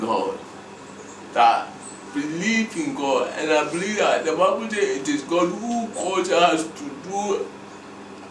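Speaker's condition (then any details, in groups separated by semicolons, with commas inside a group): Cerebral palsy; underdeveloped brain movement and speech areas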